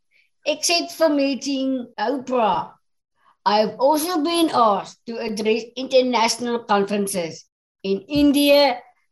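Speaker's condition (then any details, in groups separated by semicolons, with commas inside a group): Down syndrome; age 40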